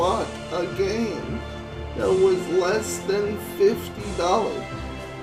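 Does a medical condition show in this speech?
Yes: cerebral palsy.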